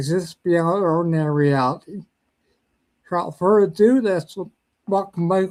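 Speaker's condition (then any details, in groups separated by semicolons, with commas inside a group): Cerebellar ataxia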